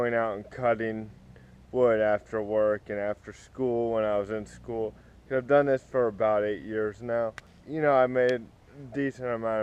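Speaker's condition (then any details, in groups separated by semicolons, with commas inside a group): Cerebral palsy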